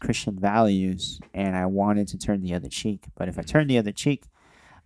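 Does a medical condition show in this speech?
Yes: cleft lip and palate.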